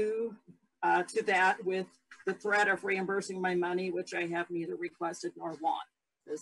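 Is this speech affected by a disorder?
No.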